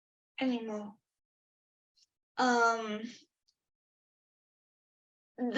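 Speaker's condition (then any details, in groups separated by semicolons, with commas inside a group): Cerebral palsy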